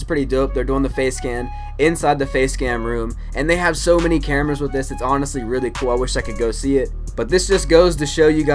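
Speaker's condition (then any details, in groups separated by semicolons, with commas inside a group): No condition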